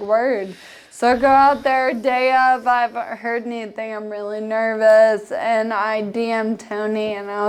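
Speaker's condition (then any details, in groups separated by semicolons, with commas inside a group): Friedreich's ataxia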